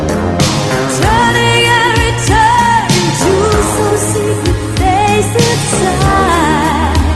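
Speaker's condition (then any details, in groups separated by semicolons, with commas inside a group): No condition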